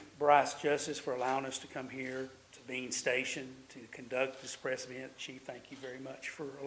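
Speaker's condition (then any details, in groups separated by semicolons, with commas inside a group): No condition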